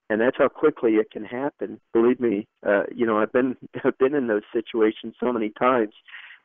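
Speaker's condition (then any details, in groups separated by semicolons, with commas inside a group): No condition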